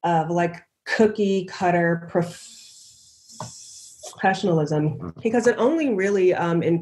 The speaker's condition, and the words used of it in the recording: Stuttering. But I come at it from the perspective of a person who stutters.